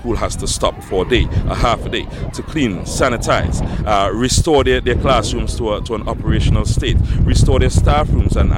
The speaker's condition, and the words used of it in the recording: None; typical speech.